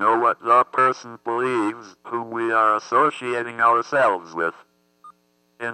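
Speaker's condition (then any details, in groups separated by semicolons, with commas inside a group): Athetoid cerebral palsy; constant muscle movement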